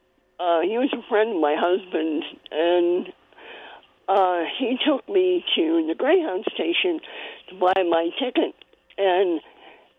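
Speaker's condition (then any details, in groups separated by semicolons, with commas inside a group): Cleft palate; congenital cleft palate, spoon-fed in early childhood; spoon feeding needed at one point in early childhood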